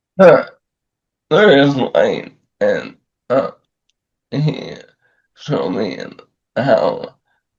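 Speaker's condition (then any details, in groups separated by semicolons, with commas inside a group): ALS; about two years since onset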